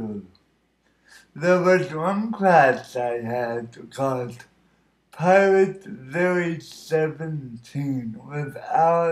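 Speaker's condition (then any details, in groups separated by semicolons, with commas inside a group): Cerebral palsy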